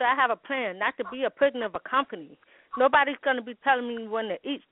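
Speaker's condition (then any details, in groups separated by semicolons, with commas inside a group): Hearing loss with speech impediment; congenital hearing loss, hearing aids since 15 months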